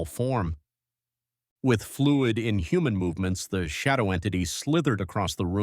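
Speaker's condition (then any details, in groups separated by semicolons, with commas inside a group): No condition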